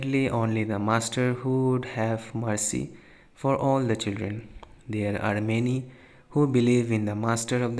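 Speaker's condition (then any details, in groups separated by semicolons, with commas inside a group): No condition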